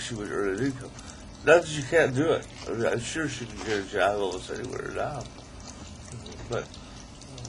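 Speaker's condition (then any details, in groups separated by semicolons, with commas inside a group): ALS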